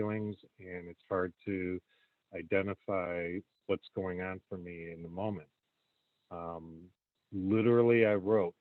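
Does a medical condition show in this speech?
No.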